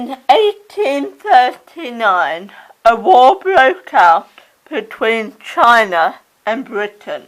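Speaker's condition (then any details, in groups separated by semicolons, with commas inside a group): Cerebral palsy; oxygen starvation at birth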